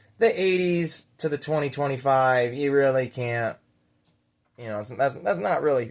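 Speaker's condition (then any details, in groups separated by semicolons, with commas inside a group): No condition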